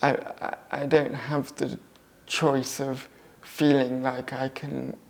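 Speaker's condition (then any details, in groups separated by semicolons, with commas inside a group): Cerebral palsy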